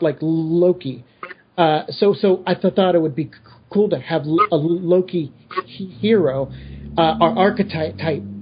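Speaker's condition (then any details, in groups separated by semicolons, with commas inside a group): Stutter; noticeable enough that listeners might mistake it for audio problems; repeated sounds, repeated words, blocks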